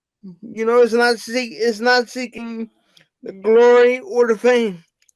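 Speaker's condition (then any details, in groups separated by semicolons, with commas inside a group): Cerebral palsy; wheelchair user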